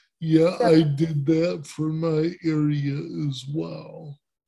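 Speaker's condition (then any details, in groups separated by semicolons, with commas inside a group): Cerebral palsy; speech impairment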